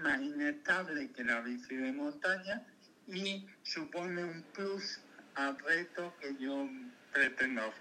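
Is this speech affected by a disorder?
Yes: cerebral palsy; caused by meningitis in birth canal during birth, lifelong physical motor disability.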